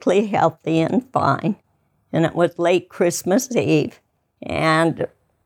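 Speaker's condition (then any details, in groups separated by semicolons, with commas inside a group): ALS; rare incurable progressive neurodegenerative disease, diagnosed about 3 years ago, lost ability to walk, wheelchair user; about 3 years since diagnosis, cannot walk, arms and hands still move somewhat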